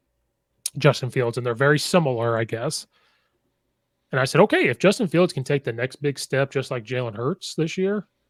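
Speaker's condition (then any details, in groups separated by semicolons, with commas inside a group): No condition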